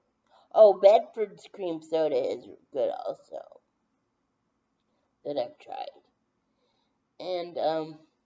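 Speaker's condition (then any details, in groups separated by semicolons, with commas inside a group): Brain injury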